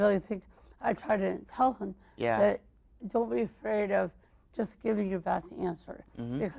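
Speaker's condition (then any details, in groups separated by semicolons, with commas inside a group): Mild cerebral palsy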